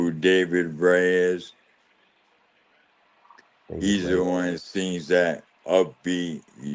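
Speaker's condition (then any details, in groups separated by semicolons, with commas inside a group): ALS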